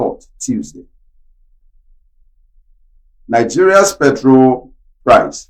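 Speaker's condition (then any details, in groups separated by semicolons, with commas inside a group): No condition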